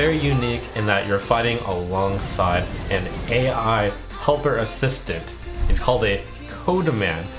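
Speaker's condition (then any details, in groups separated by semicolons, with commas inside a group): No condition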